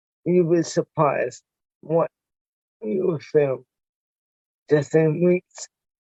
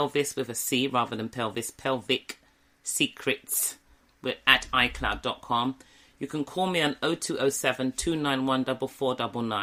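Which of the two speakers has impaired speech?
The first: motor neuron disease; diagnosed 18 months ago, fatigue, stiff joints and muscles; speech affected, audibly unclear, reportedly clearer over two months.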